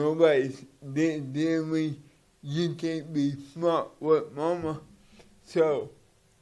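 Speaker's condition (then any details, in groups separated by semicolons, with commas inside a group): Cerebral palsy; from birth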